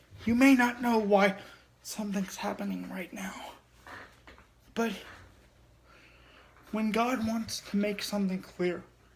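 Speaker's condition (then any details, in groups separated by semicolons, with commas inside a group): Cerebral palsy; heavily altered breathing patterns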